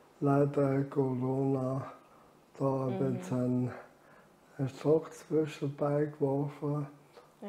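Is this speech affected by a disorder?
Yes: amyotrophic lateral sclerosis.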